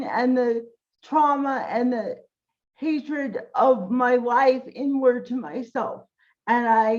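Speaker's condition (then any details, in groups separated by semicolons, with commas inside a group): Cerebral palsy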